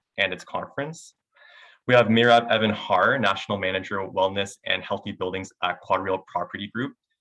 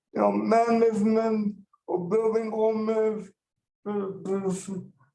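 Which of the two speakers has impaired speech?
The second: cerebral palsy; power wheelchair user.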